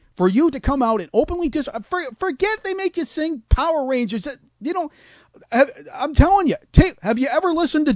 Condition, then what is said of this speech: None; typical speech.